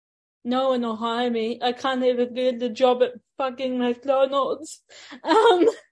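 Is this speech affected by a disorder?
Yes: ataxic cerebral palsy; ambulant wheelchair user, chair for long distances and main street.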